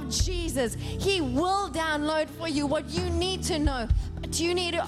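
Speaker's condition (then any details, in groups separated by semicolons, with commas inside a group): No condition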